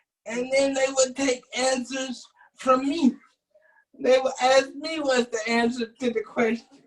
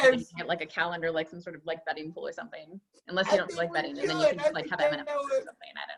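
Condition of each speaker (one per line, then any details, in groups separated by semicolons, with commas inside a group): Cerebral palsy
No condition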